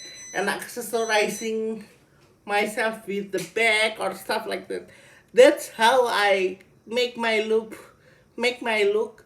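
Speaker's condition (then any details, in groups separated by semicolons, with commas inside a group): Cerebral palsy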